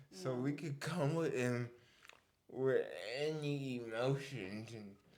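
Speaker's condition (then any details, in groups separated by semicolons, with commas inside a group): Cerebral palsy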